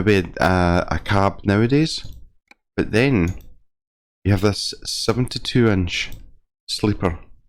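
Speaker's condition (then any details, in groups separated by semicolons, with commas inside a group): No condition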